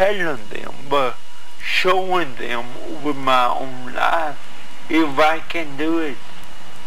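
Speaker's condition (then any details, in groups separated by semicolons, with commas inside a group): Cerebral palsy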